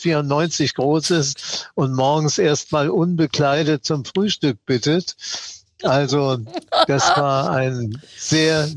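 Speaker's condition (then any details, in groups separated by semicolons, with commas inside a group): Parkinson's disease; diagnosed at age 75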